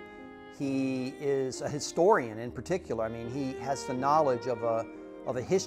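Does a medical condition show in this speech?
No.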